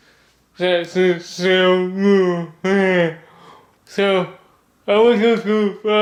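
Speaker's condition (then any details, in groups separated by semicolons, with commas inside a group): Cerebral palsy; speech disability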